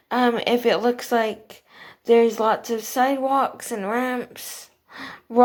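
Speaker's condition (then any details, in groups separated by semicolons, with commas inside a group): Cerebral palsy, athetoid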